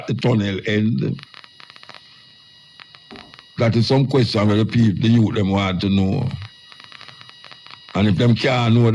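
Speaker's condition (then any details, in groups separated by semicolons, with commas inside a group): No condition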